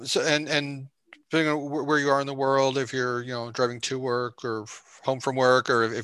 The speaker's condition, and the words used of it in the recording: No condition.